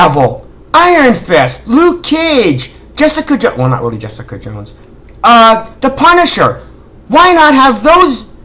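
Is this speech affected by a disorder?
No.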